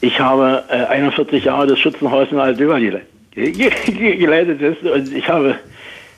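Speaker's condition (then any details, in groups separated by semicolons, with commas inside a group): Parkinson's; moved away in 2019 for health reasons; describes self as a bit run down; frequent word repetitions and hesitations in transcript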